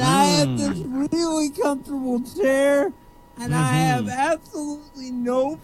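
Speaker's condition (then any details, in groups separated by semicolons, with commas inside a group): Cerebral palsy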